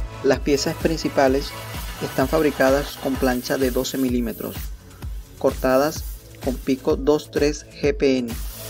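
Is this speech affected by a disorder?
No.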